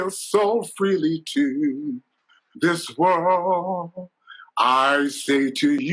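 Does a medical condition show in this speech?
No.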